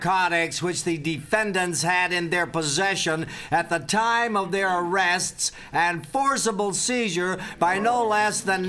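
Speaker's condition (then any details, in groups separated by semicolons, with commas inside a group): No condition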